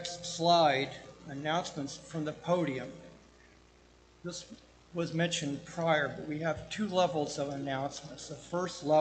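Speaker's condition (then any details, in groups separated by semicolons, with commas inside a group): No condition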